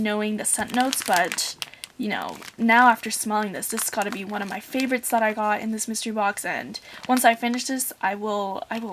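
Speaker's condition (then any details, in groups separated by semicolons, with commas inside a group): No condition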